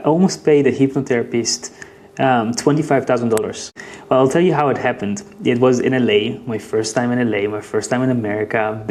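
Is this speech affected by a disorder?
No.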